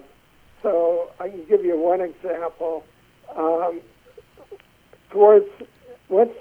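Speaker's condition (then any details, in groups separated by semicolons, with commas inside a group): Essential tremor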